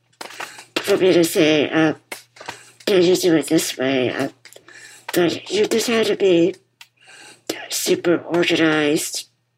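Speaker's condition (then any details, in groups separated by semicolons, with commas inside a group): Muscular dystrophy; congenital muscular dystrophy, diagnosed as toddler, relies on others for most daily living activities; wears BiPAP machine to help breathing; BiPAP machine audible while talking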